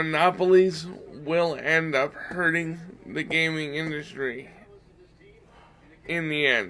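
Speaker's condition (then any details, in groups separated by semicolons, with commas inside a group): Cerebral palsy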